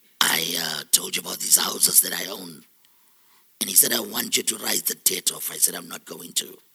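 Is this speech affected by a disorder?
Yes: total laryngectomy; total laryngectomy for very rare deep laryngeal cancer, first in South Africa, breathes through neck; three years post-op, six operations in 18 months, surgeon Dr. Khalil Ismail, surgery four days post-diagnosis; relearned speech, formerly artificial robotic voice like Stephen Hawking, speaking about 18 months, self-described sexy voice.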